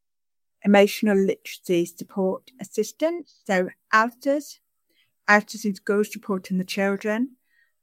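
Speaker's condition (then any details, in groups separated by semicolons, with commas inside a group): Deafness; sign-supported English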